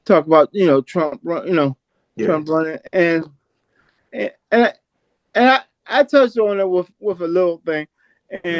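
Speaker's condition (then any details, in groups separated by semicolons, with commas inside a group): Cerebral palsy; from birth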